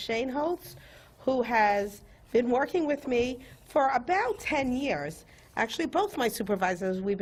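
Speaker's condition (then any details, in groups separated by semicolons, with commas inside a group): No condition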